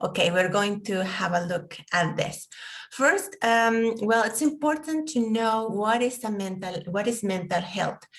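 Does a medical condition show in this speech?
No.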